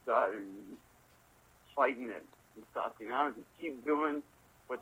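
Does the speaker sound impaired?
Yes: stutter; everyday interactions hard; stutter barely audible in voicemail, one brief moment of stuttering, sounds under control; stutter absent when acting or on stage, acting frees voice; here blocks.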